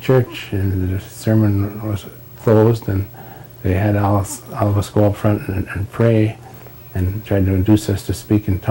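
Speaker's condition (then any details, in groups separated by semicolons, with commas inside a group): Parkinson's disease; slowed down, on medication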